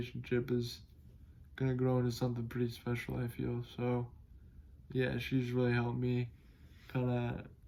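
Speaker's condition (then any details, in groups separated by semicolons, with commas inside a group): Cerebral palsy; able to speak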